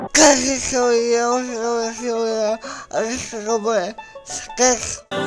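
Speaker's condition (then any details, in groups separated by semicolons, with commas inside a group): Cerebral palsy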